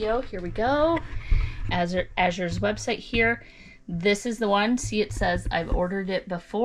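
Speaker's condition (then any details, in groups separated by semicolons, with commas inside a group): No condition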